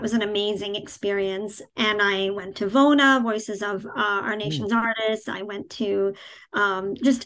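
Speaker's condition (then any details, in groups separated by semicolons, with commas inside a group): Cleft palate, cleft palate without cleft lip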